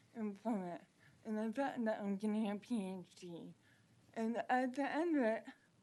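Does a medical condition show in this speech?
Yes: cerebral palsy; present from birth.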